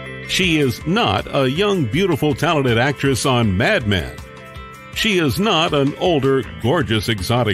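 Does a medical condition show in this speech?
No.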